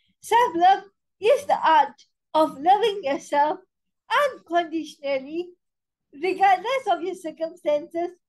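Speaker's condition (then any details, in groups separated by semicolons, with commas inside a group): Cerebral palsy spastic quadriplegia; diagnosed in infancy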